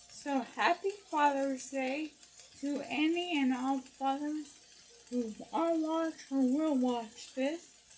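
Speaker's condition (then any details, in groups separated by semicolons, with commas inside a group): Brain injury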